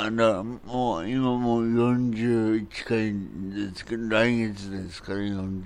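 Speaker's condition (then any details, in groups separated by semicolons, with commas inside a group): Cerebral palsy; congenital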